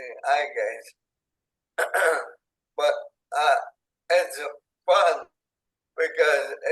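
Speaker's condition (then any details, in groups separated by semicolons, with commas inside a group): ALS, speech-generating device; onset in hands and arms, tracheostomy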